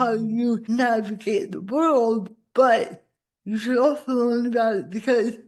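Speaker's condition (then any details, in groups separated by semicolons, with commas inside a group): Cerebral palsy; spasticity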